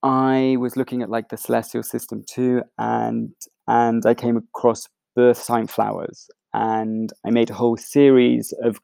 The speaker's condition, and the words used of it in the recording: Stuttering. And I'm talking to the camera, well, I'm shouting at the camera those words because when I was young, I used to be a stutterer and I still stutter.